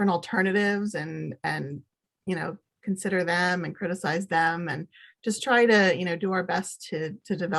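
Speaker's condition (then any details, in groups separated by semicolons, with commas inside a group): No condition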